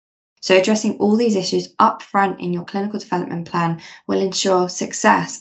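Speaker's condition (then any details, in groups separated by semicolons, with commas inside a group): No condition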